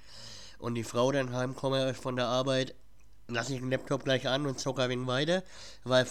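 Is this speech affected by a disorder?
Yes: cleft palate; has a cold at recording.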